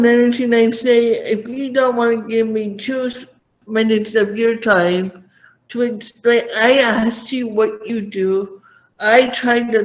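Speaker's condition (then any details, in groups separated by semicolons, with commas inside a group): Cerebral palsy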